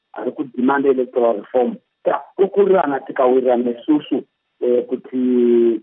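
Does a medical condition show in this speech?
No.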